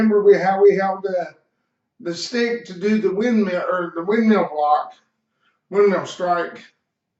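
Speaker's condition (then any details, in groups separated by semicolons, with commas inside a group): Cerebral palsy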